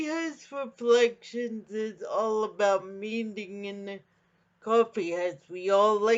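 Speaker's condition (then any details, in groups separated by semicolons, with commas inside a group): Cerebral palsy; spastic ataxic type, lower body spastic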